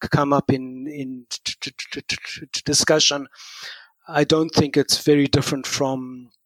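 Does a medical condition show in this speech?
Yes: stuttering; formerly avoided speaking, great difficulty communicating during army years; works on stuttering through acceptance, awareness and mindfulness, tries to speak despite fear; initial sound repetitions, word repetitions, frequent um fillers; here repeated words, blocks.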